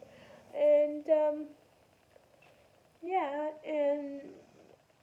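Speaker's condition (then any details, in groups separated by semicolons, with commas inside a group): Spastic quadriplegic cerebral palsy; able to talk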